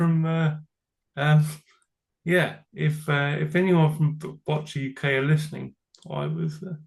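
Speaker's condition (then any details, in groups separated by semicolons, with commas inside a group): Cerebral palsy; from birth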